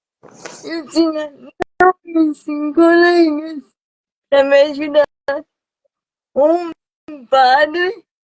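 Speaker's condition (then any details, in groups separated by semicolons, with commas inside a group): Cerebral palsy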